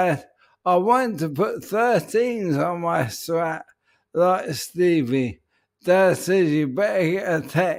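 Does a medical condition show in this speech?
Yes: ALS; voice may sound peculiar.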